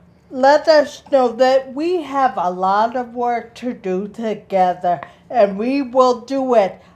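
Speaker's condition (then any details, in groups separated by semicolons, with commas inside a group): Speech impairment in rehabilitation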